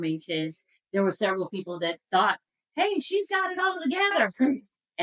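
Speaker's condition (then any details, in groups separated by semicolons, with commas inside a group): No condition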